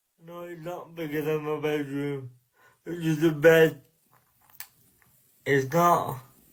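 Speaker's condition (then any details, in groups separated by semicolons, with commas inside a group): Cerebral palsy; from birth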